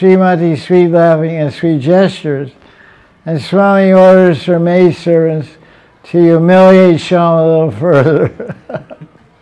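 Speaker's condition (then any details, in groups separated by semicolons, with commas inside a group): Deafness; unsure of microphone volume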